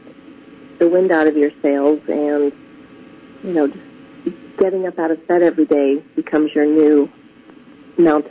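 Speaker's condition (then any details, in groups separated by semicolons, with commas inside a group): No condition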